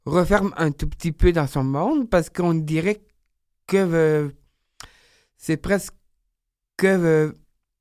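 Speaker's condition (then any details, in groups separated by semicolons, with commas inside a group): Down syndrome; described as very talkative, at ease and eager to speak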